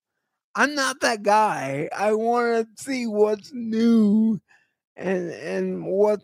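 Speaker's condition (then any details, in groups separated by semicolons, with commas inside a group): Cerebral palsy; voice always shot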